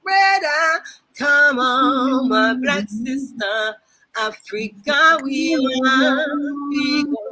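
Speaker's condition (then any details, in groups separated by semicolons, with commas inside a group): No condition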